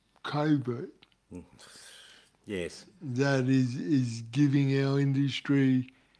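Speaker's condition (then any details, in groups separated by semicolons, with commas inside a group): Cerebral palsy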